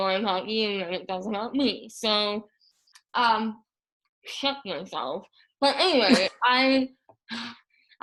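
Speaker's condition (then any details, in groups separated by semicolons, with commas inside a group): Moebius syndrome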